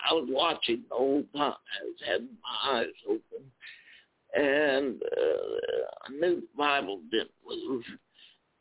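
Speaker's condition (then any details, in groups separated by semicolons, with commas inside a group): Spasmodic dysphonia; recent Botox injections into vocal cords; unsure whether voice is coming across all right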